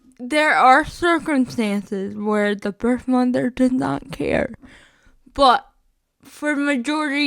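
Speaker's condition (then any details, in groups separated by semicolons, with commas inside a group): Spastic cerebral palsy, mixed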